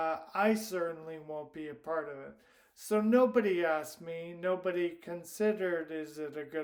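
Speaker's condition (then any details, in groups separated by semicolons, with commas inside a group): Primary lateral sclerosis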